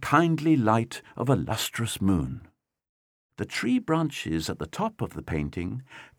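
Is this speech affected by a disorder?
No.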